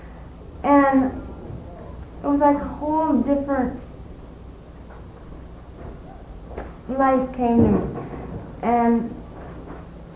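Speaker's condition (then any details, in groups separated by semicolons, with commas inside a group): Cerebral palsy; speaks fluently with few pauses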